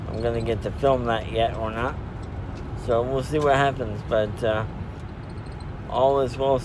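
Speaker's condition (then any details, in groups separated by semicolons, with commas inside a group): Spastic diplegia cerebral palsy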